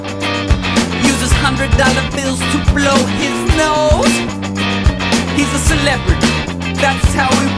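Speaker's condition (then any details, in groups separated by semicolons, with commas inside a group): No condition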